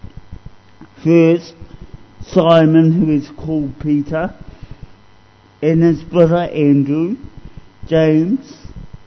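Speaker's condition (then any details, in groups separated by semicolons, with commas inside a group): Cerebral palsy; discovered at age 2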